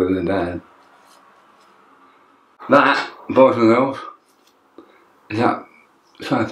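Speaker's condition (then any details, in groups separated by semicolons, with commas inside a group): Tongue cancer; half tongue removed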